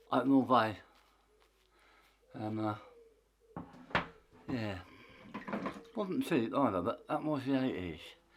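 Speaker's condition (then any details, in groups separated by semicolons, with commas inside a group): Tongue cancer; half tongue removed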